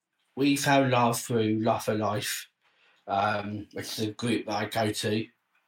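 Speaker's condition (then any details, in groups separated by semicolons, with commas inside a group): Down syndrome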